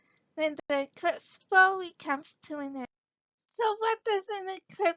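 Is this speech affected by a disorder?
Yes: cerebral palsy.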